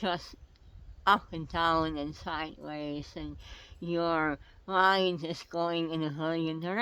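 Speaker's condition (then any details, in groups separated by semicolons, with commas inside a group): Oral cancer; small mouth opening, swallowing difficulty, later regained dry swallow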